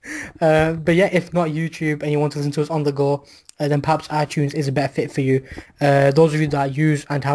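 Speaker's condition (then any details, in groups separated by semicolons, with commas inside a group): No condition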